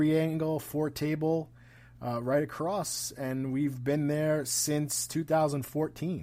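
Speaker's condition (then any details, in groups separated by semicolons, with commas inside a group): No condition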